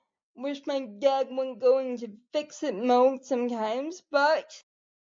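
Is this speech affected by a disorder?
Yes: cerebral palsy quadriplegia.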